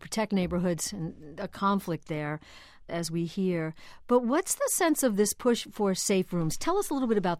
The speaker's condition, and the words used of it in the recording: None; typical speech.